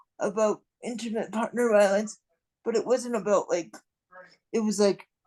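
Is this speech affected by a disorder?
Yes: cerebral palsy.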